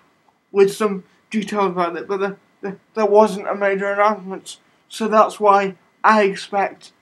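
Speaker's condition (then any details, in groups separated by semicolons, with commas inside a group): Cerebral palsy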